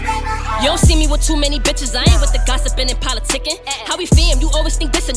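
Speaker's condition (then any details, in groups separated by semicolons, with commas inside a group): No condition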